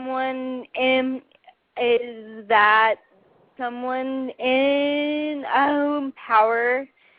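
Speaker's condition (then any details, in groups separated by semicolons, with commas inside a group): Cerebral palsy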